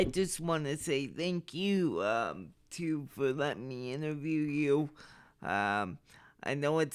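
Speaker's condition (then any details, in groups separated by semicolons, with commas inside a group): Cerebral palsy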